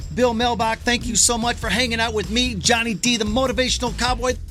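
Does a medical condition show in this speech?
No.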